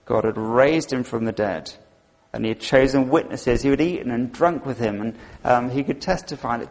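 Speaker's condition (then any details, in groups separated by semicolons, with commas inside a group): No condition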